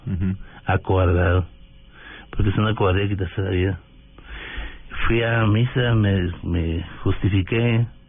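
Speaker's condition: Parkinson's disease; sometimes intelligible

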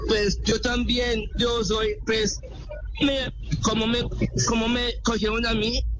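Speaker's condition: Down syndrome; frequent word and phrase repetitions, fillers, hesitations, fragmented sentences

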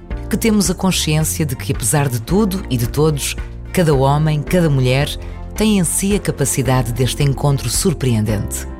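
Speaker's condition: No condition

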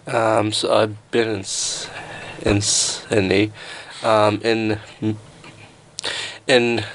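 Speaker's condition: Stutter; audible stutter on radio, repeated words and phrases, apologizes for stutter; talking slowly usually helps, no stutter in put-on joker voice with different inflection; repeated sounds, repeated words, prolonged sounds

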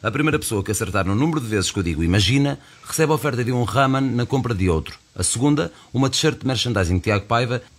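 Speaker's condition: No condition

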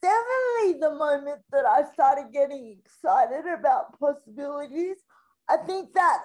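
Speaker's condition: Spastic quadriplegic cerebral palsy

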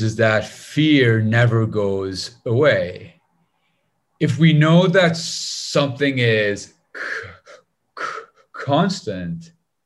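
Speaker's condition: Stutter; lifelong stutter, breathing technique from speech course also done by Gareth Gates, joined Toastmasters; still stutters in six languages, controls stutter with breathing technique; debilitating stutter, avoided speaking about 25 years, stutter evident when speaking, pauses resemble internet lag; repeated sounds, blocks

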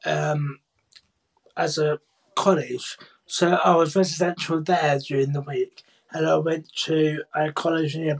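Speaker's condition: Cerebral palsy, profound hearing loss; born three months premature, boccia class BC5 formerly BC2; speaks clearly despite deafness, BSL first language, primary school speech and language therapy

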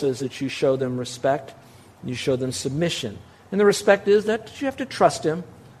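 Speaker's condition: No condition

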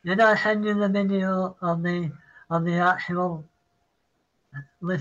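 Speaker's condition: Parkinson's; citing Parkinson's

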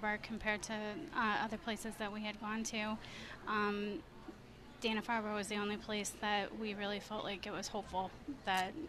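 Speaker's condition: No condition

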